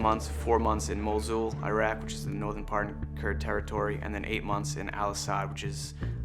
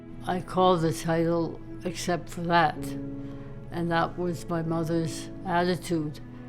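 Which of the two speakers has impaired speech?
The second: ALS; speech, swallowing, breathing main symptoms; speech deterioration, swallowing and breathing difficulties.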